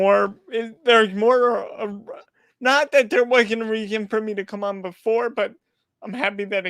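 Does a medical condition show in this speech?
Yes: cerebral palsy; uses a wheelchair.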